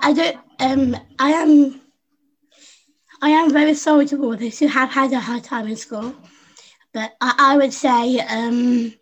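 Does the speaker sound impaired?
Yes: Down syndrome; learned to speak by copying younger sister Susie, second top grade and b in French speaking.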